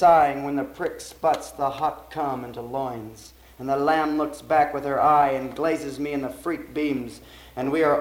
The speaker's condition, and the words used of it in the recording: None; typical speech.